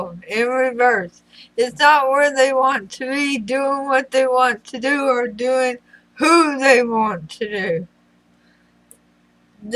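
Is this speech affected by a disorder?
Yes: throat cancer radiation damage.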